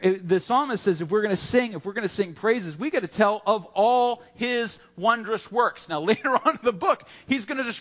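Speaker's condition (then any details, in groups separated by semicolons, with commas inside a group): No condition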